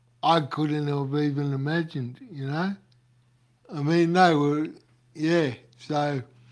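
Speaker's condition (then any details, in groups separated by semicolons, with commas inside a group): Cerebral palsy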